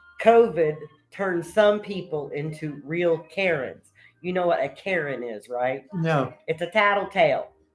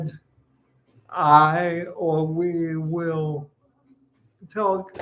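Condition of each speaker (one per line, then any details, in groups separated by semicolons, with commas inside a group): No condition
Cerebral palsy; uses wheelchair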